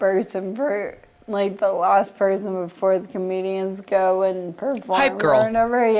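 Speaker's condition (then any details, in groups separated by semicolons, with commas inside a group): Friedreich's ataxia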